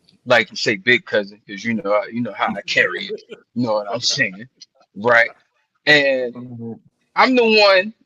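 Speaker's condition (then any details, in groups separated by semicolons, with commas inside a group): No condition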